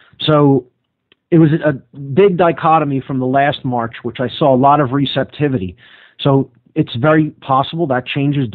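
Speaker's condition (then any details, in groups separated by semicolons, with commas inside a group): No condition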